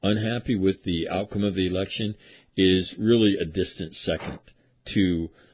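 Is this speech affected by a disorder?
No.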